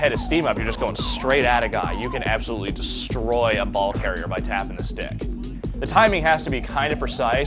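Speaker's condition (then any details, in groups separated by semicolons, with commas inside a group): No condition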